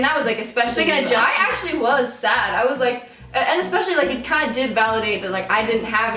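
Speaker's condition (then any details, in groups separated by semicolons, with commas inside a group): No condition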